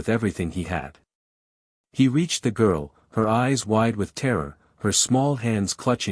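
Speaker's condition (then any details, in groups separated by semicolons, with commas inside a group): No condition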